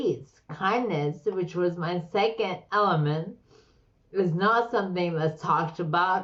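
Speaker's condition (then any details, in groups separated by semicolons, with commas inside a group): Slurred speech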